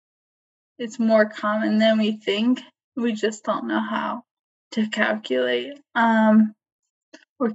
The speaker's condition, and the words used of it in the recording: ALS (motor neuron disease). So, sorry, I'm trying not to lose my voice.